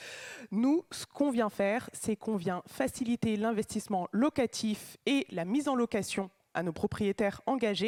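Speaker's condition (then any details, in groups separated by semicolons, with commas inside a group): No condition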